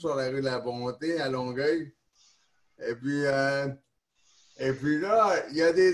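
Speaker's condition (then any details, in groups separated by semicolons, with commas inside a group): Neonatal cerebral palsy; neonatal onset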